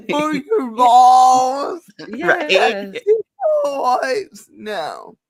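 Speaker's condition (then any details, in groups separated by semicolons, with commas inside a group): Cerebral palsy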